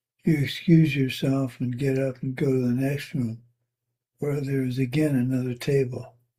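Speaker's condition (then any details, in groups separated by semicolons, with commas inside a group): Parkinson's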